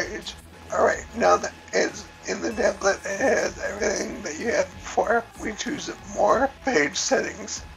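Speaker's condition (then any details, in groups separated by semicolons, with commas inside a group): Cerebellar ataxia from brain tumour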